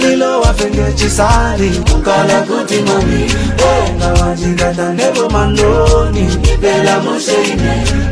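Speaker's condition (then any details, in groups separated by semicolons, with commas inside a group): No condition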